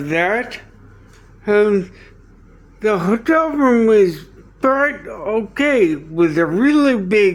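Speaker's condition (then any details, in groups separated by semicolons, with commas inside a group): Traumatic brain injury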